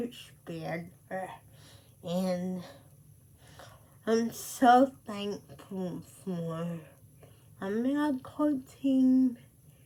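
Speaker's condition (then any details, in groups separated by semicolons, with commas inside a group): Cerebral palsy; speech affected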